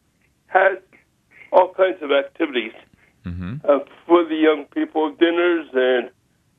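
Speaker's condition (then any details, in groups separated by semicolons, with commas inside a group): Spastic cerebral palsy; lifelong wheelchair use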